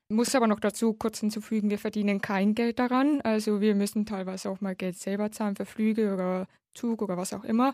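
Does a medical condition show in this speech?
Yes: hard of hearing since birth; congenital severe hearing loss, nearly deaf, detected at age three, left cochlear implant since age nine.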